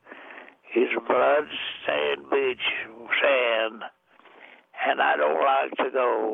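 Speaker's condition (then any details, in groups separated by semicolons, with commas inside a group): Deafness; also blind, age 99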